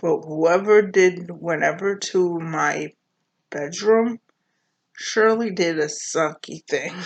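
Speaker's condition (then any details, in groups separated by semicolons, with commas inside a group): Cerebral palsy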